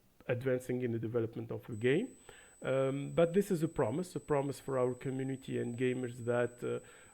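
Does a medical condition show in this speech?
No.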